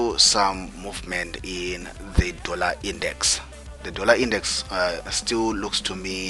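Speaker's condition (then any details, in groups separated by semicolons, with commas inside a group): No condition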